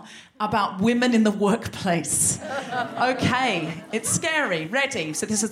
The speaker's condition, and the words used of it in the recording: No condition.